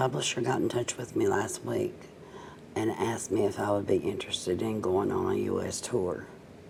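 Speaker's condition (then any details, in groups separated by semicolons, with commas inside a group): Cerebral palsy, mild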